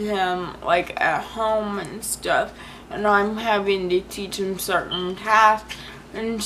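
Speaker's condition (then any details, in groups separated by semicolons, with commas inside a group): Cerebral palsy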